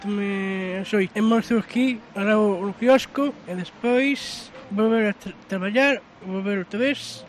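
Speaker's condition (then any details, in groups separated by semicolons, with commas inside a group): Down syndrome; one extra chromosome, present from birth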